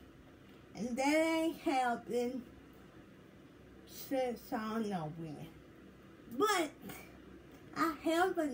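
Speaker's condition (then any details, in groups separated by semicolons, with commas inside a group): Cerebral palsy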